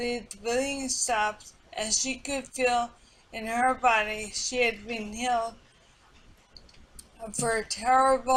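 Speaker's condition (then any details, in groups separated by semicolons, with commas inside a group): Multiple sclerosis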